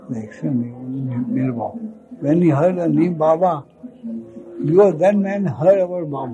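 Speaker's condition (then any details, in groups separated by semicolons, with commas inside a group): Speech loss after head injury; speech lost after head injury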